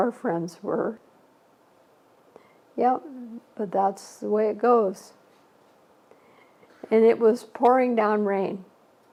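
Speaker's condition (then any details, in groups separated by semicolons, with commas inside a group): ALS; shortly after diagnosis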